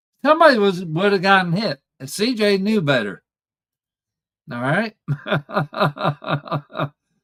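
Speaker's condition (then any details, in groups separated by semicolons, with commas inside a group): ALS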